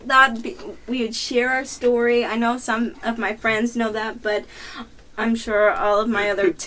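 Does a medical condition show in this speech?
No.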